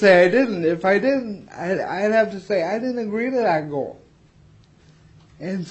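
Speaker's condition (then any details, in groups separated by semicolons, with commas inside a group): Cerebral palsy; not improved by habilitation, has support staff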